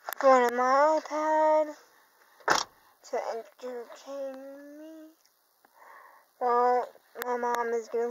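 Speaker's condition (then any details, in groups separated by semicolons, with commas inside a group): Cerebral palsy, dystonic hemiplegia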